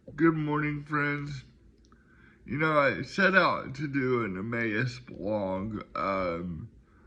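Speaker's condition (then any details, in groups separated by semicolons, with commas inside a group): Cerebral palsy; speaks slower at times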